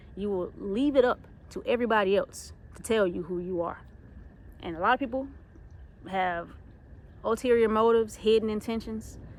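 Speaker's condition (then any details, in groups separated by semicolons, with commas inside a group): No condition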